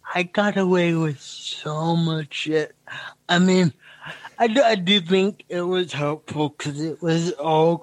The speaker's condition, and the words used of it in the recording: Cerebral palsy. I know the amount of time I'm gonna be speaking and how many uh, words I can get in.